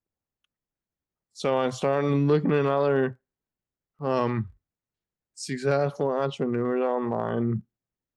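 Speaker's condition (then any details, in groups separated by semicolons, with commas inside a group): Friedreich's ataxia; uses wheelchair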